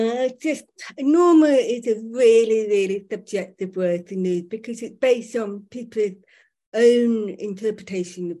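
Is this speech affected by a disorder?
Yes: profoundly deaf, born profoundly deaf.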